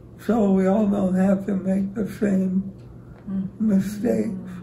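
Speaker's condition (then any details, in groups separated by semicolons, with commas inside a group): ALS; about 25 years since diagnosis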